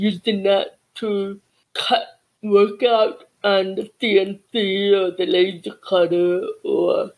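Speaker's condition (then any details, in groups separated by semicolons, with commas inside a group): Cerebral palsy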